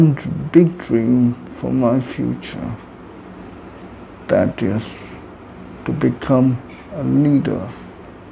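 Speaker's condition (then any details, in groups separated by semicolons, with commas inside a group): Cerebral palsy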